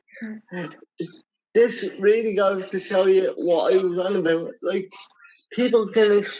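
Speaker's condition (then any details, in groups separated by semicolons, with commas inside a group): Cerebral palsy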